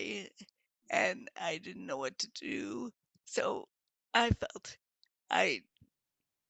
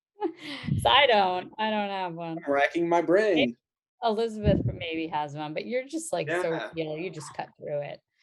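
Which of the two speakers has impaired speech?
The first: multiple sclerosis; progressive form, quadriplegic, wheelchair user; voice had grown faint, used amplifier, weak breathing muscles.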